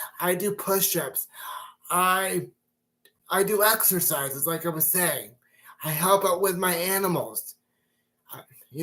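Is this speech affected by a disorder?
Yes: cerebral palsy.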